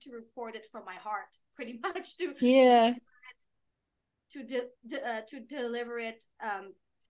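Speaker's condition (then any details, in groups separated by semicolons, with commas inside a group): Stuttering; stuttering since childhood, grew up in the Philippines, covert, never had speech therapy, Self-Coaching Scholars curriculum by Brooke Castillo; fluency varies by month and day, some days cannot use phone without stuttering; blocks, stumbles on words, switches words to sound fluent, cannot swap medical terms, stutters less when confident; repeated sounds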